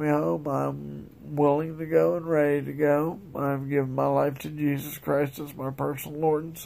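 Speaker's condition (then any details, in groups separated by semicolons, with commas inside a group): Multiple sclerosis; likely primary progressive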